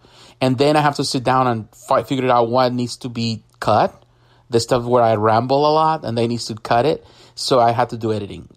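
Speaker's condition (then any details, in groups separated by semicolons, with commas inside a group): No condition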